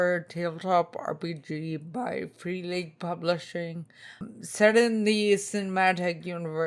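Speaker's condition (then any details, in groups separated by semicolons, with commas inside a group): Spinocerebellar ataxia type 2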